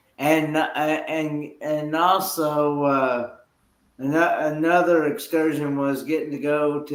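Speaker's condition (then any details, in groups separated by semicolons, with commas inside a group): Cerebral palsy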